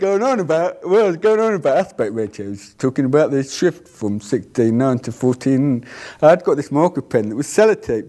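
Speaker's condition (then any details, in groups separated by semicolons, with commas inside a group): Deafness; cannot hear own voice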